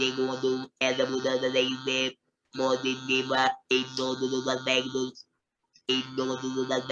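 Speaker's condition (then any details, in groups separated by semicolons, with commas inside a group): Total laryngectomy, electrolarynx; communicates with electrolarynx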